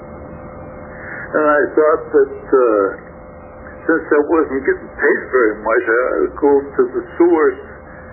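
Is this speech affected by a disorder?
Yes: stroke affecting throat muscles; first stroke about 3 years ago, left side totally paralyzed, then three more small strokes; last small stroke affected throat muscles, tough time talking, listener says speech sounds fine.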